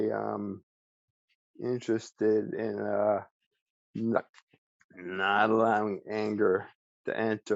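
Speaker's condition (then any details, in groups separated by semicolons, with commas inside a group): ALS; speech still preserved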